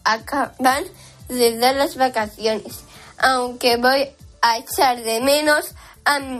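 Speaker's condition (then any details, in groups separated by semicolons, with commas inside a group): Down syndrome; 13-year-old girl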